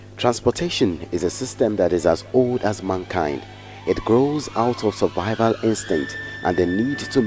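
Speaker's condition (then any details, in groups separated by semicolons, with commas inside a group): No condition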